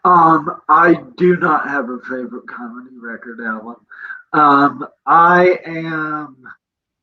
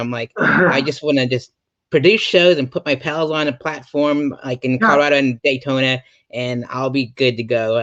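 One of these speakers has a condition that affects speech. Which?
The first: cerebral palsy; present from birth.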